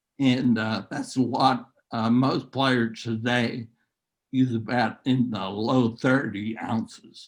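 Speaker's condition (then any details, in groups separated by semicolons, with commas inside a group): Neurological disease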